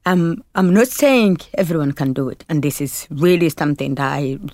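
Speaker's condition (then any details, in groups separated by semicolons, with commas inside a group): Deafness (Usher syndrome); born deaf, Usher syndrome affecting hearing and sight, retinitis pigmentosa, diagnosed late after growing up deaf; did not speak well while growing up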